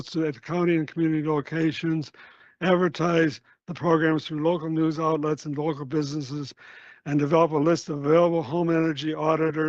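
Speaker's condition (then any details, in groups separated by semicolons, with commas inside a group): No condition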